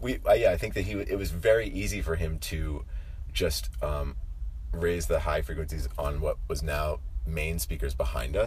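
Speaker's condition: No condition

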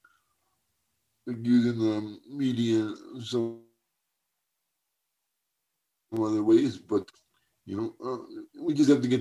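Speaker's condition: Cerebral palsy; uses wheelchair for mobility

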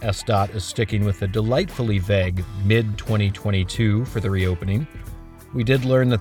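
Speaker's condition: No condition

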